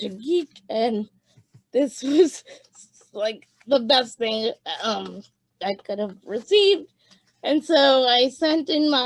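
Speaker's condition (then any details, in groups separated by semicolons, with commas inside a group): Cerebral palsy; birth oxygen deprivation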